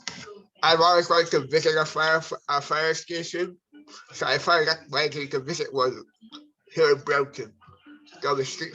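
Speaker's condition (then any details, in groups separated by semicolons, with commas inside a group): Cerebral palsy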